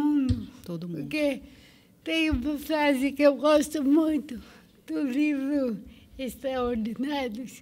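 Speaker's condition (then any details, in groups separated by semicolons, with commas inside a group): Cerebral palsy; from birth, medical negligence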